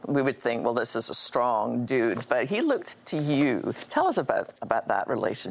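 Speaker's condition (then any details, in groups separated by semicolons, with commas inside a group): No condition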